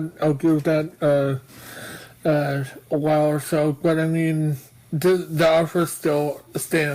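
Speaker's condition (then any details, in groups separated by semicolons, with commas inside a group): Mobius syndrome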